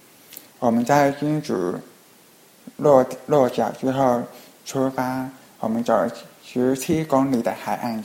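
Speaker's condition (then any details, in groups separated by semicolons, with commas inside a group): Hearing impairment; trouble following fast speech in Skype video meetings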